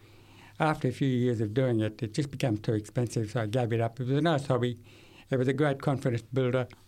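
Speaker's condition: Severe to profound hearing loss; acquired at age 8 from meningitis, Queensland country town, one ear completely destroyed, left ear severe to profound; decades since onset, uses hearing aids, struggles to follow fast speech and lecturers facing away

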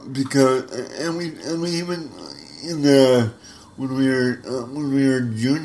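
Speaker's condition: Spastic cerebral palsy; uses wheelchair

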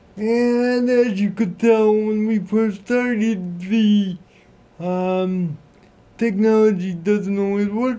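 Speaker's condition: Cerebral palsy; uses Google devices and Google Assistant controlled by voice

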